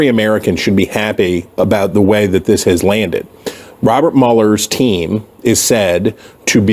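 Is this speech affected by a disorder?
No.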